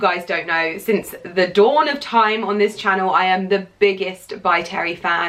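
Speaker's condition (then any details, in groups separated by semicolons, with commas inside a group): No condition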